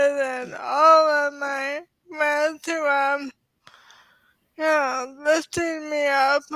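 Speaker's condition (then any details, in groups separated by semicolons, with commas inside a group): ALS; diagnosed in early 30s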